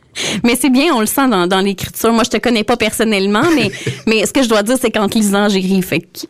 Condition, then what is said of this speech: None; typical speech.